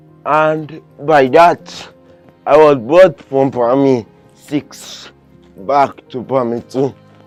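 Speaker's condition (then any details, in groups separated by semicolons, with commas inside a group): Cerebral palsy; limits movement and coordination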